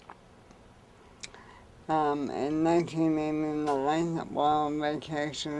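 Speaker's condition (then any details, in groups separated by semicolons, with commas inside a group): Amyotrophic lateral sclerosis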